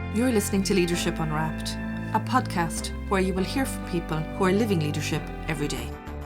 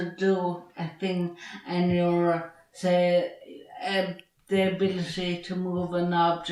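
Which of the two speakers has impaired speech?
The second: traumatic brain injury; severe, car crash, cognitive challenges; several years since injury.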